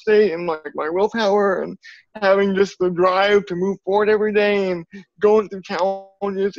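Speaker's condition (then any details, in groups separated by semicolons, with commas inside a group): Cerebral palsy; from birth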